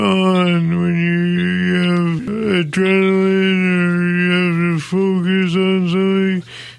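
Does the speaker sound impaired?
Yes: Parkinson's disease; deep brain stimulation surgery, severe dyskinesia before surgery, worse with adrenaline or focus, symptoms fluctuate.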